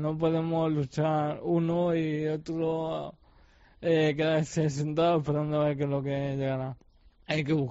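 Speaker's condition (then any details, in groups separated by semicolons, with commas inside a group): ALS; facial and mouth muscles affected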